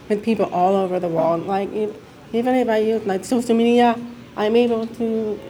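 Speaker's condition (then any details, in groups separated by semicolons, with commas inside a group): Deafness; hearing loss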